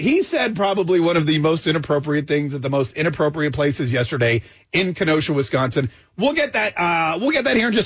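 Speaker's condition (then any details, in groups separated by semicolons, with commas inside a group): No condition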